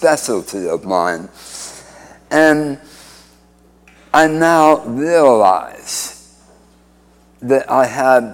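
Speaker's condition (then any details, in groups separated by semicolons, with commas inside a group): Speech impediment after cancer surgery; radiation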